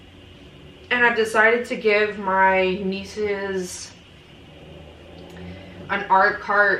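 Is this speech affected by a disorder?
No.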